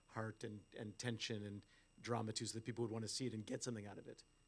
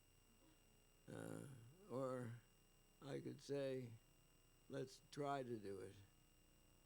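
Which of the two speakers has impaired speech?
The second: Parkinson's disease; attends exercise program.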